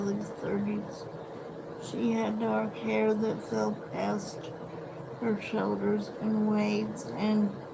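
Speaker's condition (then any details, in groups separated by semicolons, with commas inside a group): Cerebral palsy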